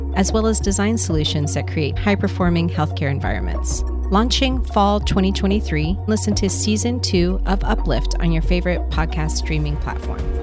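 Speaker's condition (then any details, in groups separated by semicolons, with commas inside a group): No condition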